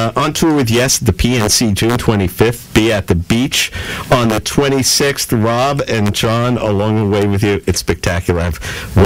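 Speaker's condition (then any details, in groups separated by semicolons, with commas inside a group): No condition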